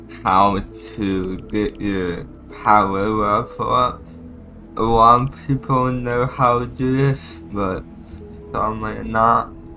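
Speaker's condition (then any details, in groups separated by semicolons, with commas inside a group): Cerebral palsy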